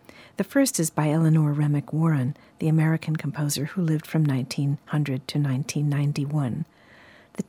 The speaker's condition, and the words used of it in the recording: No condition.